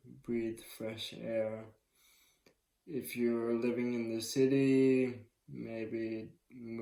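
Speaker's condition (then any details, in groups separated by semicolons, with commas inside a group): ALS; speech improved, slow and slurred when tired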